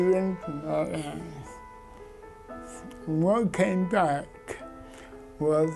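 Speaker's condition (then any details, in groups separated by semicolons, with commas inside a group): Cerebral palsy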